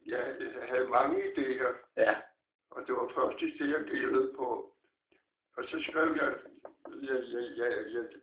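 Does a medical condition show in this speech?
Yes: Parkinson's disease.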